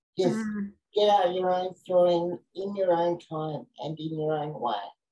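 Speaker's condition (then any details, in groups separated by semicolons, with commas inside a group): Cerebral palsy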